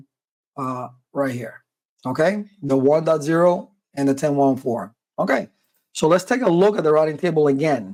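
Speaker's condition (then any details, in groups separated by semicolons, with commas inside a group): No condition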